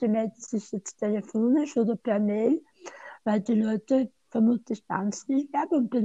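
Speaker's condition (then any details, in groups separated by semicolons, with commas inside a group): Tongue cancer surgery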